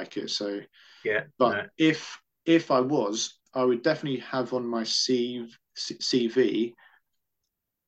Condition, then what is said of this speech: Stuttering. As opposed to saying January, which I find quite hard to say.